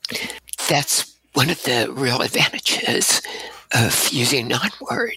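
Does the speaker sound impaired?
Yes: abductor spasmodic dysphonia; onset Fresno State after voice loss shouting over music, student clinician therapy, two damaging surgeries; last surgery 12 years ago, significant vocal tremor since, voice better than in college; cords open involuntarily, much breathiness, staccato syllables, lengthened syllables give shaky tremor, focused speaking.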